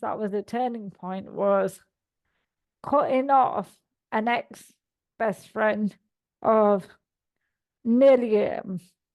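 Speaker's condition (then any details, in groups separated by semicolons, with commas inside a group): Cerebral palsy; all four limbs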